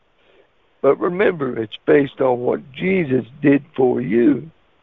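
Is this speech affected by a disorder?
Yes: cerebral palsy; wheelchair user.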